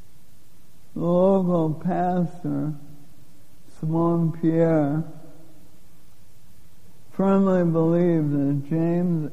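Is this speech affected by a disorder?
Yes: Lou Gehrig's disease; onset with loss of strength first thought due to Parkinson's, given 3 to 5 years to live.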